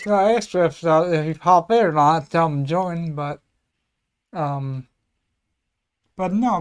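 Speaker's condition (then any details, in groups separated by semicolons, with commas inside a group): Cerebellar ataxia; not a walker; slurs a bit, voice affected a little, may need to repeat himself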